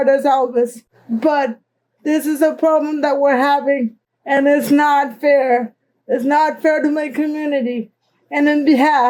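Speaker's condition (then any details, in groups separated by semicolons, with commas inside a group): Cerebral palsy; present from birth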